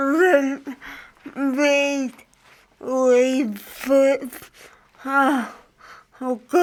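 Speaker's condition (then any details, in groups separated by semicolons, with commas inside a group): Cerebral palsy; from birth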